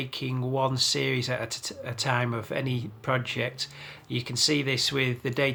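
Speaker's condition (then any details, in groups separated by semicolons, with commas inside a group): No condition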